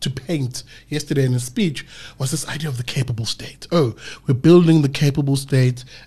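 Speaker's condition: No condition

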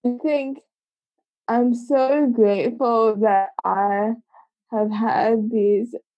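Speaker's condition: Cerebral palsy; congenital, from birth, age 25

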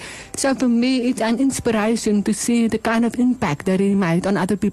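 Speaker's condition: Hearing loss; deaf, bilateral cochlear implants, first received in Worcester, Cape Town, second two years later; learned early to speak like hearing person, mother bonita drew out language, not natural

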